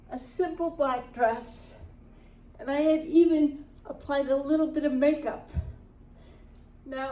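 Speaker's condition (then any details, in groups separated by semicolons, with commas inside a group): Cerebral palsy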